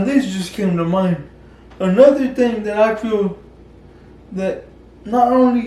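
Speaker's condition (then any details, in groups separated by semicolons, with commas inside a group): Cerebral palsy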